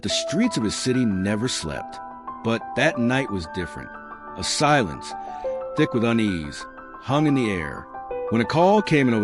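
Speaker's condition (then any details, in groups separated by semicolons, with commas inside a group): No condition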